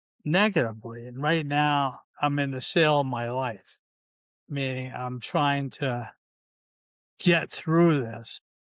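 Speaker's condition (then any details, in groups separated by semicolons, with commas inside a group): ALS; limb onset; can still talk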